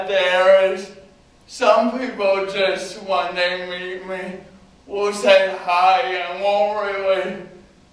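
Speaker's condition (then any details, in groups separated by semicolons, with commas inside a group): Cerebral palsy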